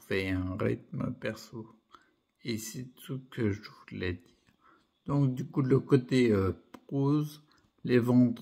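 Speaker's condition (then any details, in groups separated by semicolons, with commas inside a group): Primary progressive multiple sclerosis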